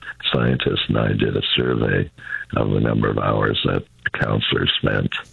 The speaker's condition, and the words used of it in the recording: Throat cancer. I've recovered, but I still have trouble with my throat.